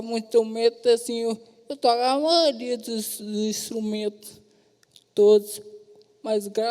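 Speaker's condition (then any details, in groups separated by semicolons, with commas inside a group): Traumatic brain injury, severe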